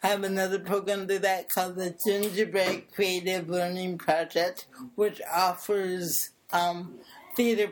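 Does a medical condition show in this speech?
Yes: cerebral palsy; since birth, brain damage to motor area of brain, affects speech and body movement; speech therapy on and off through life, especially in childhood; improved with speech therapy.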